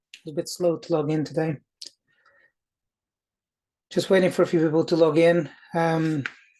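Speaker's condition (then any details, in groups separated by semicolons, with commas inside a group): No condition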